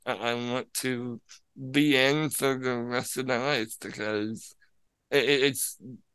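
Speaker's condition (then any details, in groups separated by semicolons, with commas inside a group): Spinal muscular atrophy; can be a little difficult to understand at times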